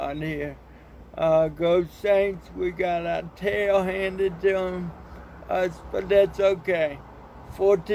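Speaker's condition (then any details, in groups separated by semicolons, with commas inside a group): Cerebral palsy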